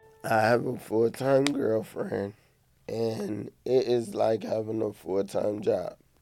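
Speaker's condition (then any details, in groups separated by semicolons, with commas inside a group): Cerebral palsy; physical and occupational therapy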